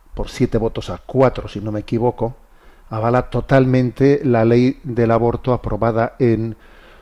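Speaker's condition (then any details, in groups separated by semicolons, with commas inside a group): No condition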